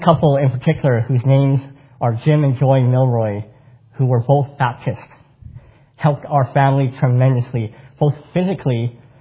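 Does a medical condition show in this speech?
Yes: cleft palate; congenital cleft palate.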